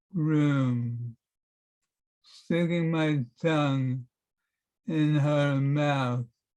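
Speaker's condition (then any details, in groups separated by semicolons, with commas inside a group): Parkinson's; affects handwriting; speech therapy for past couple months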